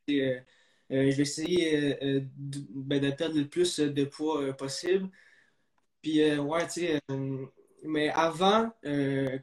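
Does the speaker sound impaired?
Yes: stuttering; stuttering since beginning to speak, childhood onset, saw someone around age 8-9 for tips, not helpful; worse under stress and after short sleep, deep breaths sometimes help; small hesitations, more stuttering when stressed, oral presentations, less concentrated after 6 hours sleep; here blocks.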